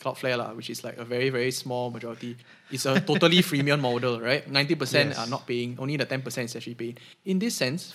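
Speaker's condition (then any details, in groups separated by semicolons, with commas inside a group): No condition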